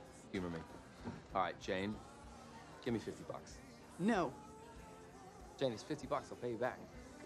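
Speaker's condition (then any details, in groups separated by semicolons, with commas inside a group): No condition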